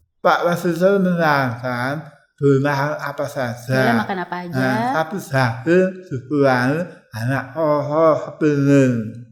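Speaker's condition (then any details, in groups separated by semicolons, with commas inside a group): Tongue cancer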